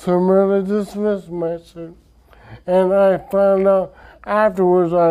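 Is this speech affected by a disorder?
Yes: traumatic brain injury; severe head injury, coma; many years since injury, gradual improvement over decades; speech affected.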